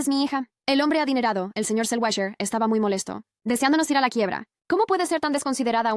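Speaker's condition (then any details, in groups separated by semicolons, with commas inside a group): No condition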